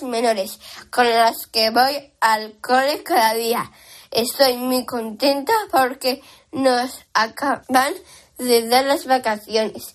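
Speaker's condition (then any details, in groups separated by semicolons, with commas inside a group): Down syndrome; 13-year-old girl; 13 years old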